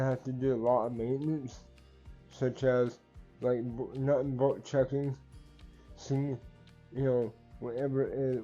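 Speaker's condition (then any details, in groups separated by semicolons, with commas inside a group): Cerebral palsy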